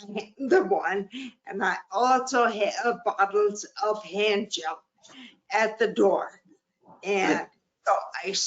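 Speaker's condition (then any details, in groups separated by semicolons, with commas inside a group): Ataxia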